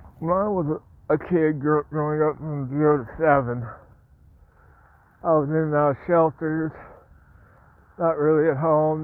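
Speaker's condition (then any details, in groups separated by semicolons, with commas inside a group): Parkinson's; speech impediment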